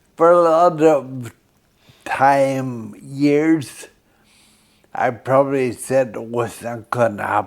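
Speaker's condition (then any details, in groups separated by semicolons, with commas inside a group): Friedreich's ataxia; late-onset type, onset around age 40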